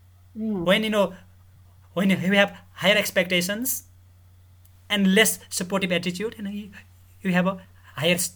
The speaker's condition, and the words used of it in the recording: Stuttering. As I told you before, I have a stammering problem.